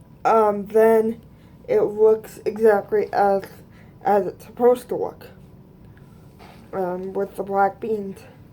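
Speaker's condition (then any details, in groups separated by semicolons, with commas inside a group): Cerebral palsy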